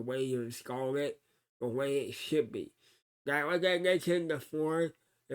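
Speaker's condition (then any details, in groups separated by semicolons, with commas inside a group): Cerebral palsy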